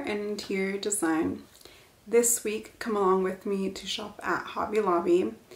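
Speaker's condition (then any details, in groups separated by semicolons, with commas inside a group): No condition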